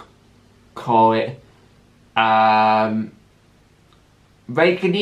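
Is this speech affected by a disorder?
Yes: cerebral palsy with stammer.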